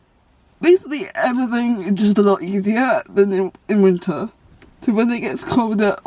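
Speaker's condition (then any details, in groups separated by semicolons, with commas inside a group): Cerebral palsy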